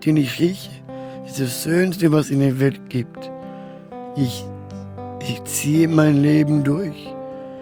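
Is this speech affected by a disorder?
Yes: Down syndrome; trisomy 21.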